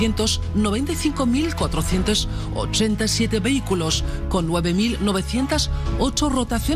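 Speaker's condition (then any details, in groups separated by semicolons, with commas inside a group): No condition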